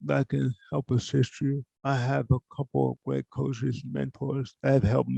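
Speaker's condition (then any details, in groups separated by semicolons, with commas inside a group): Cerebral palsy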